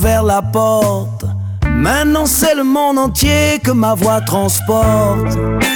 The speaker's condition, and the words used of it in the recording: None; typical speech.